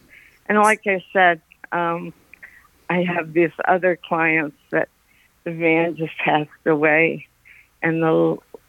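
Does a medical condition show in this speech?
Yes: Parkinson's; recent onset.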